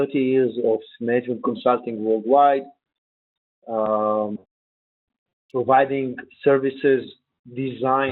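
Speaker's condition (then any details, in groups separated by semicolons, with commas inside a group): No condition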